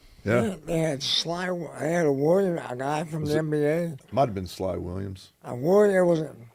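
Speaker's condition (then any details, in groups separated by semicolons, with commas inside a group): Head and neck cancer; dry throat, dry mouth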